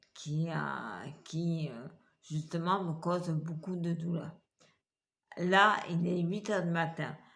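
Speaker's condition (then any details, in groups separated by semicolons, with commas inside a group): Multiple sclerosis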